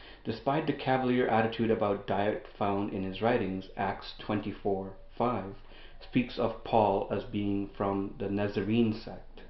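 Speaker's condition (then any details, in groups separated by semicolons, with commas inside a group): No condition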